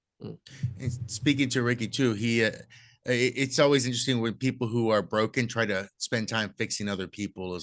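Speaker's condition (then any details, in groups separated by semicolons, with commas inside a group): No condition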